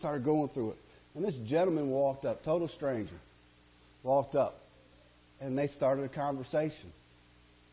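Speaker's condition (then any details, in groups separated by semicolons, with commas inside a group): No condition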